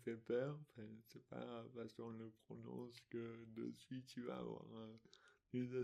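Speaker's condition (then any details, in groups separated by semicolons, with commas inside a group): Dystonia; articulation difficulties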